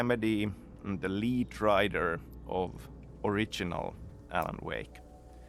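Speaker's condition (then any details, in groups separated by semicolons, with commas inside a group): No condition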